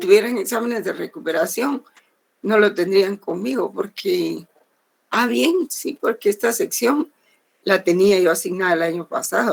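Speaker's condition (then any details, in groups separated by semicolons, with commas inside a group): No condition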